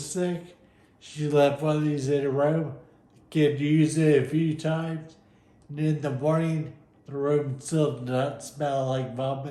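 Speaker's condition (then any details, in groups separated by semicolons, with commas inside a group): Friedreich's ataxia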